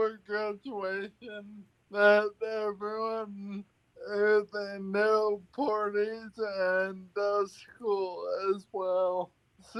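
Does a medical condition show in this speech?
Yes: Friedreich's ataxia.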